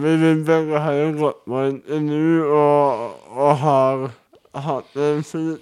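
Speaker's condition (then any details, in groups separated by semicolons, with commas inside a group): Cerebral palsy; wheelchair user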